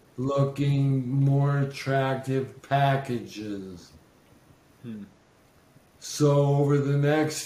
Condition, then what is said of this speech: ALS (motor neuron disease). We can we can hear you loud and clear.